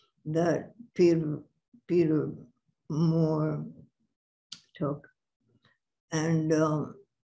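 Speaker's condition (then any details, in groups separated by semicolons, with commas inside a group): Parkinson's; about six years since onset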